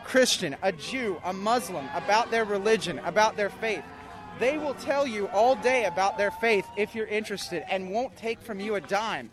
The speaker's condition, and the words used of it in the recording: None; typical speech.